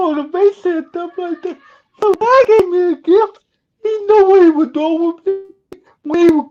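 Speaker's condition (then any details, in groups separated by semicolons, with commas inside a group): Cerebral palsy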